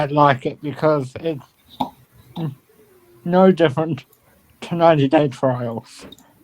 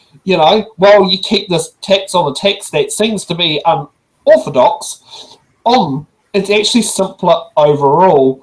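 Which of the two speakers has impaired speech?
The first: cerebral palsy.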